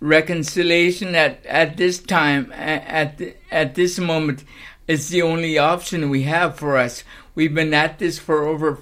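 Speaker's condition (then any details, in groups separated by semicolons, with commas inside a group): Cerebral palsy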